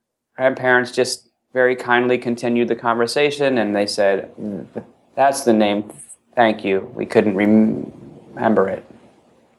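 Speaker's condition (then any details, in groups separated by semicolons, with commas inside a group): Stuttering; stuttering since age 5, group speech therapy from 11 in Washington DC, fluency techniques, cassette tapes mailed to therapist; adult, accepts own stuttering, talks openly about it; blocks, 1-second stage block at 26, trouble with initial d, word substitution, long avoidance and silence; blocks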